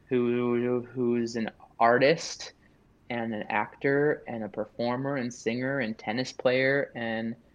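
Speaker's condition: Stuttering; onset at age 3-4, strong fear of speaking; openly stutters, self-advertises, past speech programs, support groups, self-help; broken-up speech at times; repeated sounds, repeated words

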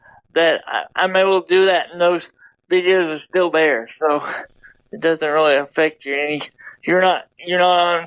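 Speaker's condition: Double hemiplegia cerebral palsy; horse therapy since age 5

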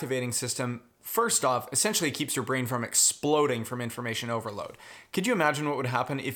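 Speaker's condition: No condition

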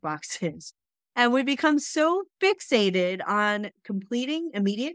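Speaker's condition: No condition

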